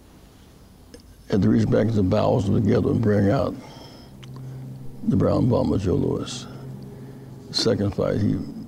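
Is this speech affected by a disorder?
Yes: Parkinson's disease; first noticed through falls while walking, diagnosed by specialist, severe difficulty rising from chair, ignored about a year; speech therapy.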